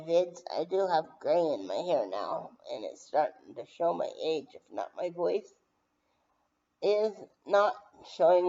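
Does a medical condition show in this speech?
Yes: brain injury.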